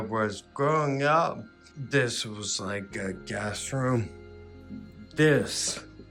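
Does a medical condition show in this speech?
Yes: ataxia.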